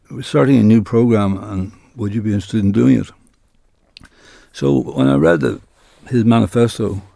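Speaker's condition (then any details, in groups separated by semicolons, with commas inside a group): Parkinson's disease; progressive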